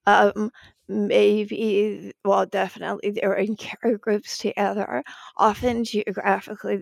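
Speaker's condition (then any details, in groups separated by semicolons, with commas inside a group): Spasmodic dysphonia; speaking without treatment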